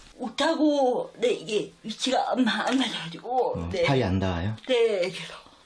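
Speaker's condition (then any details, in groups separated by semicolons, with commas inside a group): Cerebral palsy; affects hands, awkward movements; grade 2 disability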